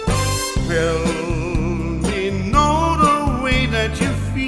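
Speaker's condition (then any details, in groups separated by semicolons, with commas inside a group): No condition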